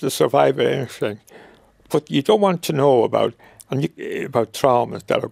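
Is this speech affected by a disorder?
Yes: motor neuron disease; diagnosed at St. Vincent's about a year after retiring, early falls running, thumb pain, wheelchair; about 5.5 years since diagnosis; may get out of breath while talking, voice still sounds characteristically like himself.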